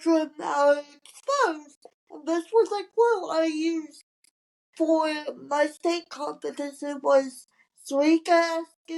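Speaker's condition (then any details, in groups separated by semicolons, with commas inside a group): Cerebral palsy; from birth, wheelchair user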